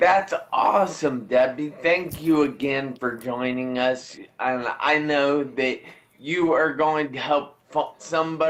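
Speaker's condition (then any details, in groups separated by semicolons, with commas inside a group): Traumatic brain injury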